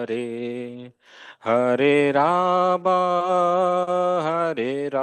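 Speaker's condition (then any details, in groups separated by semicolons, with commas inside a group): No condition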